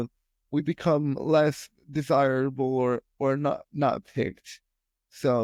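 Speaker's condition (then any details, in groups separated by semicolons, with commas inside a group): Spastic quadriplegia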